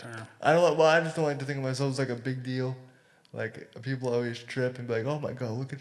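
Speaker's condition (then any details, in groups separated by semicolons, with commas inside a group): Cerebral palsy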